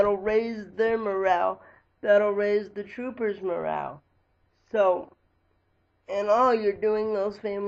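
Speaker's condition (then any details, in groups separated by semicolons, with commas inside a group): Cerebral palsy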